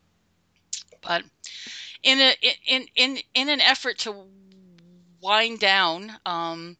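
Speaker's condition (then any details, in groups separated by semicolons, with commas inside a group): Stuttering; onset age 5 after fluent speech from age 2, stuttering ever since; half year speech therapy in 3rd grade, none in Catholic school, adult therapy few years ago; formerly avoided speaking situations, speechless at first self-help group meeting, said name and stutter by fourth or fifth; repeated sounds, blocks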